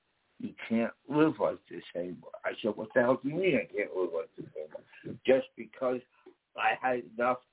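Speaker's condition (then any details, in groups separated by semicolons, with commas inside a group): Damaged vocal cord; traumatic brain injury from house fire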